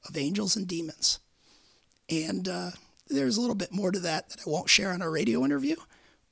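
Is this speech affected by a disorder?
Yes: vocal cord cancer, repeated surgery; a few weeks after 19th vocal cord surgery at University of Michigan, about 17 years since diagnosis.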